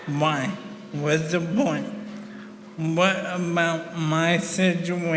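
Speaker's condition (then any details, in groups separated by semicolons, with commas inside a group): ALS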